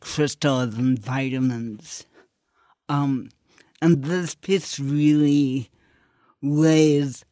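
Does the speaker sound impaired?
Yes: cerebral palsy; cerebral palsy present from birth, brain cells died at birth; 50 plus years with condition; speech slurred, slurring tongue, hand tremor, reduced balance and coordination, intense muscles.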